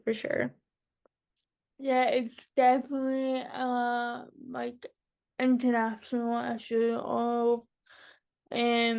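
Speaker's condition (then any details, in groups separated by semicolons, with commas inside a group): Cerebral palsy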